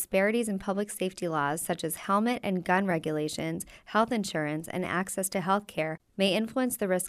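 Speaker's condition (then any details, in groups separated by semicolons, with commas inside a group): No condition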